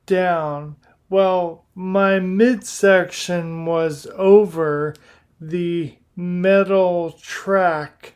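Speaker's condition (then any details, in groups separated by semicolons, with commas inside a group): Primary lateral sclerosis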